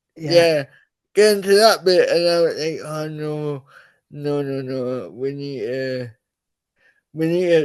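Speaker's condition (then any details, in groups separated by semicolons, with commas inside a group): Cerebral palsy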